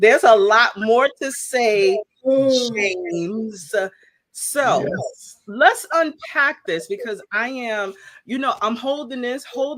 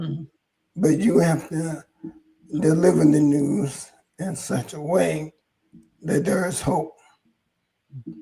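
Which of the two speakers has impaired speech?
The second: ALS; about ten years since diagnosis, wears braces; hoarse voice.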